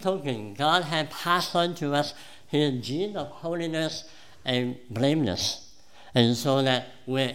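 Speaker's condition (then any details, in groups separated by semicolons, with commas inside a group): Cleft palate; congenital cleft palate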